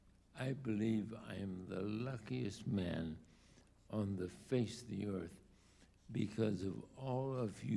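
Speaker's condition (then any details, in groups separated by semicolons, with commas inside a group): ALS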